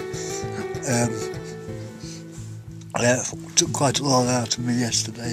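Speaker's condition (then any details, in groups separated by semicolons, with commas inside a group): Cerebral palsy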